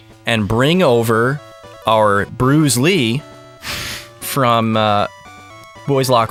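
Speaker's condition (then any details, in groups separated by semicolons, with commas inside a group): No condition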